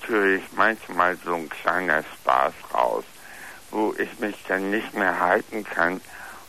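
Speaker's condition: Floor of mouth cancer; found at annual dental exam, major surgery last year, jaw affected, lost taste; about a year after surgery, jaw reconstruction with thigh bone possible, two surgical teams; speaks differently from healthy people, partly hard to understand, mute after surgery, wrote notes, relearned speaking

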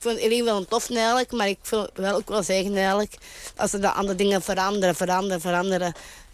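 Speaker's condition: Down syndrome; intellectual disability; sometimes has to call out, occasional voice strain from calling out

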